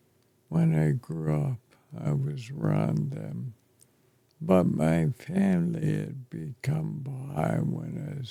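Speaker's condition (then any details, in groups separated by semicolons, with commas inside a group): ALS; affects chest and throat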